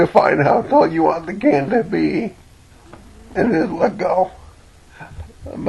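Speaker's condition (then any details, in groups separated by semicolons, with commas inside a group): Cerebellar ataxia from brain tumour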